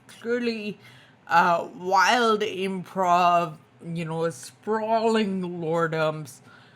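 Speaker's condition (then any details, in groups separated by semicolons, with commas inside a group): Spinocerebellar ataxia type 2, SCA2; tongue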